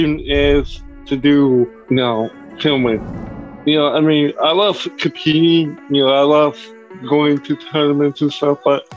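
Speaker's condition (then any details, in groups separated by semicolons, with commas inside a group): Cerebral palsy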